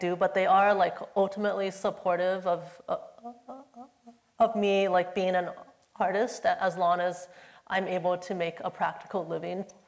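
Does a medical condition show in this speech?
Yes: stutter; stutter in high school; stutter still present sometimes; occasional stutter; here repeated words, prolonged sounds.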